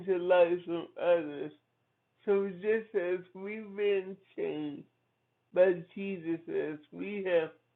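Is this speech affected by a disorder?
Yes: cerebral palsy; from birth.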